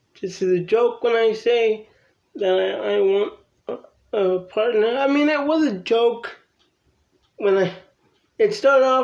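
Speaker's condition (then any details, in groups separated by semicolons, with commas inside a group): Cerebral palsy; from birth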